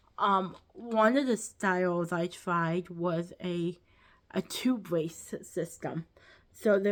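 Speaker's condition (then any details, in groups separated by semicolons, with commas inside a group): Cerebral palsy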